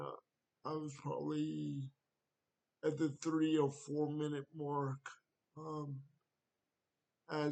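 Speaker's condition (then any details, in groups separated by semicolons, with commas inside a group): Cerebral palsy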